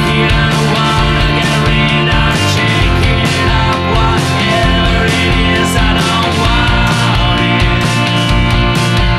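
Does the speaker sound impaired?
No.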